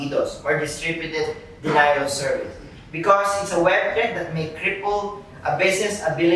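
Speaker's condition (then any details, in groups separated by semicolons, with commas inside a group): No condition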